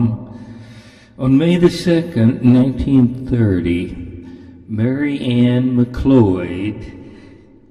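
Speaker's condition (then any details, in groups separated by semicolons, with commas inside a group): No condition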